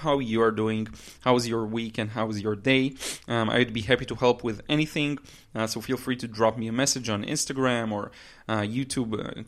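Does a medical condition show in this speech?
No.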